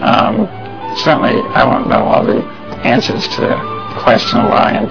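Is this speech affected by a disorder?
Yes: spinal muscular atrophy; congenital, progressive muscle weakening, bedbound with no hand movement since early 20s, tracheostomy and stomach feeding tube about 10 years ago; trach suctioning when lungs congested, permanent tube-fed liquid diet; depends on voice for everything, uses voice recognition computer system.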